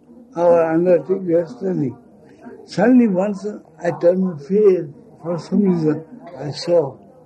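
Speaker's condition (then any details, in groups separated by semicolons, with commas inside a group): Speech loss after head injury; head injury from car accident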